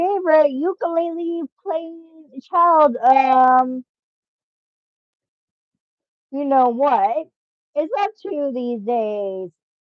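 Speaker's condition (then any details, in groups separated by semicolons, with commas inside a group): Cerebral palsy, spastic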